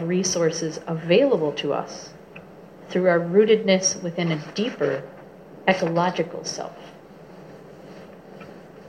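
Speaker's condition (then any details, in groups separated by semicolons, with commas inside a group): No condition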